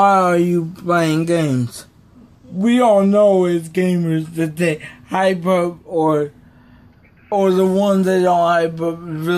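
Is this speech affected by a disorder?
Yes: cerebral palsy; may be hard to understand.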